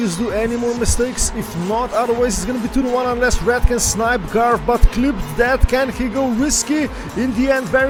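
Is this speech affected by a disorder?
No.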